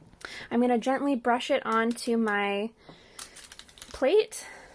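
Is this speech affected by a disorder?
No.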